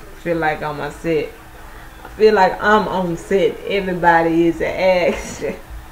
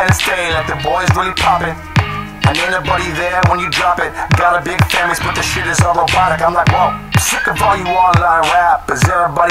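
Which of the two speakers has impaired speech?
The first: cerebral palsy; not paralyzed, can stand.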